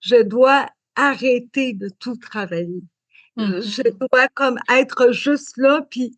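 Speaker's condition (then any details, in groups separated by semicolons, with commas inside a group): Cerebral palsy; learning to speak was challenging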